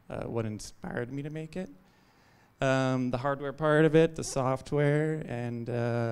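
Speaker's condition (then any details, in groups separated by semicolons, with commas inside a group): No condition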